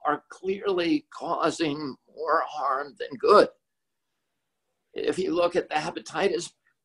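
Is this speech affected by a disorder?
Yes: spasmodic dysphonia; twitches in voice box or larynx.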